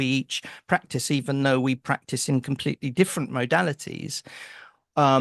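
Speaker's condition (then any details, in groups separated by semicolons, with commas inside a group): No condition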